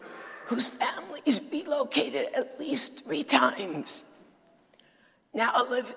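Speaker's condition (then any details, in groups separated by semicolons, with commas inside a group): Dysphonia; sultry voice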